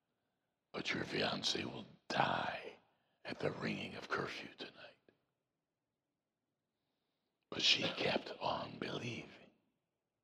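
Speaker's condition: Voice box removal needed; voice box removal advised

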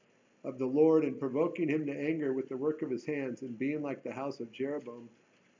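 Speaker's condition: No condition

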